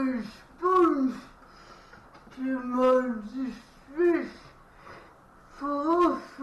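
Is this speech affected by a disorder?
Yes: cerebral palsy.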